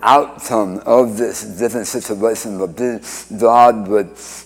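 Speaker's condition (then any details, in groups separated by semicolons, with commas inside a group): Speech impediment after cancer surgery; radiation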